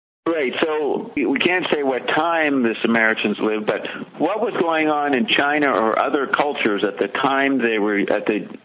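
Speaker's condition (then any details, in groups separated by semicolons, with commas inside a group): No condition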